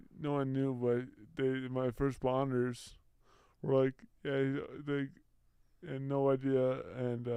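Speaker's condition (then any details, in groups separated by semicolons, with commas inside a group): Brain injury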